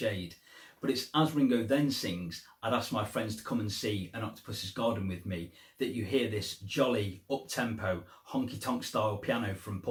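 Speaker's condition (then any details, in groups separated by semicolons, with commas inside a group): No condition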